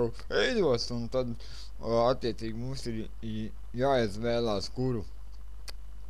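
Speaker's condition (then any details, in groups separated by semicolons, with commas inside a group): Cerebral palsy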